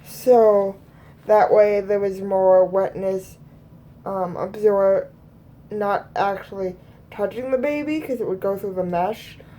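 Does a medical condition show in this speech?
Yes: cerebral palsy; both hands affected.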